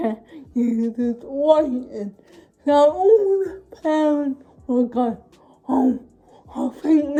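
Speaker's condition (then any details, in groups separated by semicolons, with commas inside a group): Cerebral palsy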